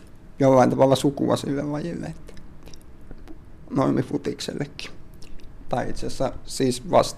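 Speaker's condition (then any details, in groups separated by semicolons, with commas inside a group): Duchenne muscular dystrophy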